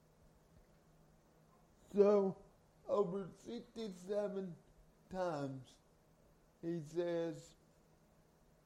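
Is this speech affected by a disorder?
Yes: cerebral palsy; from birth.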